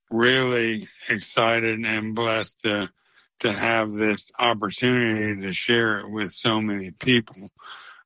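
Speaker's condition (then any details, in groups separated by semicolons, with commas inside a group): ALS; ALS (motor neuron disease), diagnosed nearly three years earlier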